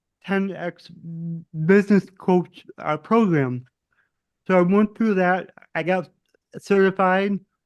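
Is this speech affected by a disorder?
Yes: cerebral palsy.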